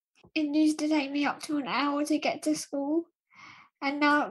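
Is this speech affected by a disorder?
Yes: cerebral palsy; spastic dystonic quadriplegia, limits daily tasks such as getting dressed; age 12, physiotherapy by Claire Smart, Cerebral Palsy Alliance, past HABIT-ILE 66-hour intensive therapy, race runner.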